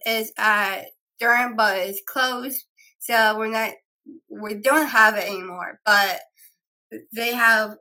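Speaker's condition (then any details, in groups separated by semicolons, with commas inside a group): Down syndrome; three copies of 21st chromosome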